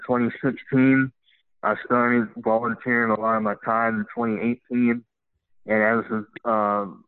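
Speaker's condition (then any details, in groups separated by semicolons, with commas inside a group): Cleft lip and palate; uses leg prostheses, running prostheses from Challenge Athlete Foundation grant, runner and triathlete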